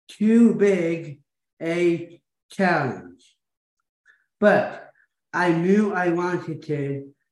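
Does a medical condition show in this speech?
Yes: Down syndrome.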